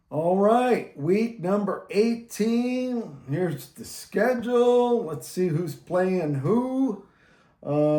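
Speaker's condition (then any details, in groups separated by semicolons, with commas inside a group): No condition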